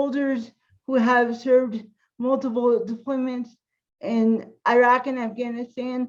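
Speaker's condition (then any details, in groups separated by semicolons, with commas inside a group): Cerebral palsy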